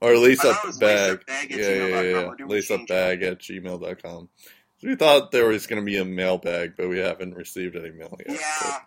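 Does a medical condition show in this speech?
No.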